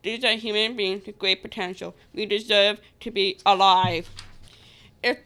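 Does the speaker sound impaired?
Yes: Down syndrome; reads prepared pro-life speech aloud on podcast.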